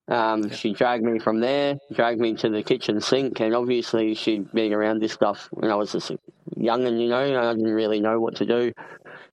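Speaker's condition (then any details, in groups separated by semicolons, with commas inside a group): Cleft palate; congenital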